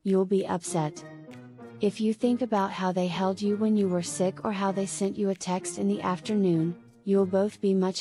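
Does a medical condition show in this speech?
No.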